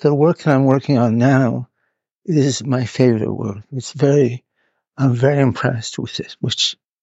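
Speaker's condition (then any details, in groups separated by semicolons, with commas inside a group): Parkinson's; needs to move about while filmed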